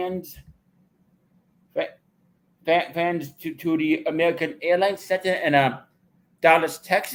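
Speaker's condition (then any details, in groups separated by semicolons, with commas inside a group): No condition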